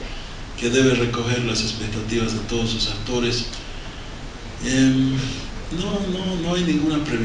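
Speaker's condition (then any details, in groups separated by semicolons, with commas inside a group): No condition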